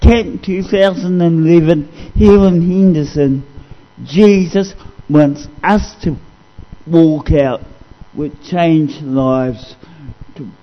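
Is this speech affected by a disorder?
Yes: cerebral palsy; discovered at age 2.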